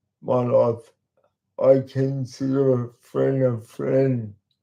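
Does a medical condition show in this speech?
Yes: cerebral palsy; talks slowly.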